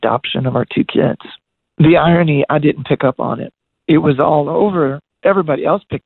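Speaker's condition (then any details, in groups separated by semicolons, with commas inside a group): Voice disorder; progressive voice disorder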